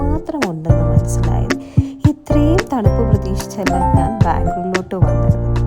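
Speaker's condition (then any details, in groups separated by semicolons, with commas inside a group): No condition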